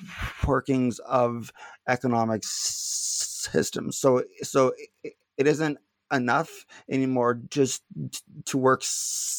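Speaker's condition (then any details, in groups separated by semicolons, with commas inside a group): Stuttering; not stuttering much during this interview; little stuttering currently; repeated words, prolonged sounds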